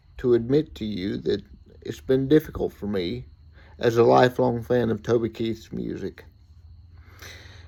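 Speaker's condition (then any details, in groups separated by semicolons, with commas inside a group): Cerebral palsy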